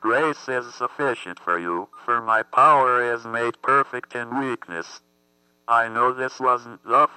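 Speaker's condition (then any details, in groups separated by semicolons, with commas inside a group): Athetoid cerebral palsy; couldn't express self first 6 years, family couldn't understand, speech therapist Judy, communication box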